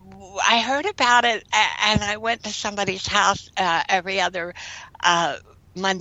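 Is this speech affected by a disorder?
Yes: cleft lip and palate; severe congenital cleft lip, no mouth roof, failed surgery 18 months, reconstructions, Eustachian hearing problem.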